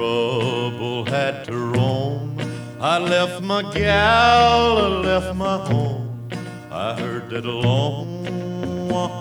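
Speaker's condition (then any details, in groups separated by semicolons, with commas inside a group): No condition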